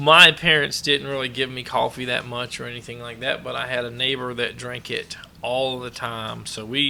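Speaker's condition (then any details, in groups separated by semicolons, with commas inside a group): No condition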